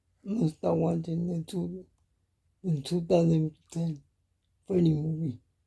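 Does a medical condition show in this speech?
Yes: cerebral palsy; cannot walk, uses wheelchair.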